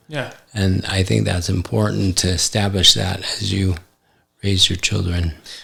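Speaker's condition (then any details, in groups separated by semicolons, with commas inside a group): ALS; affects hand function; recently diagnosed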